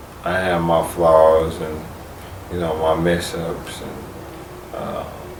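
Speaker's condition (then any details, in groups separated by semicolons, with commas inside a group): ALS; speech progressively lost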